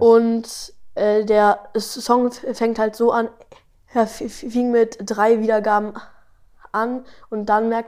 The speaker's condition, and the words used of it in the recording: Stuttering. Und, äh, ja, ja, obwohl ich, äh, wenn ich langsamer sprechen würde, besser sprechen ähm, würde.